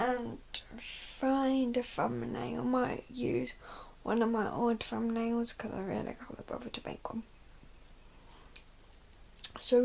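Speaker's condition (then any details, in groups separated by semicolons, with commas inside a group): Cerebral palsy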